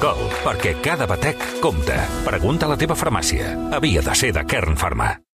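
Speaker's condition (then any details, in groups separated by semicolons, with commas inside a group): No condition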